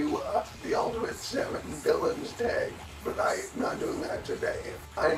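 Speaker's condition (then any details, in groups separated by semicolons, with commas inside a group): Cerebellar ataxia from brain tumour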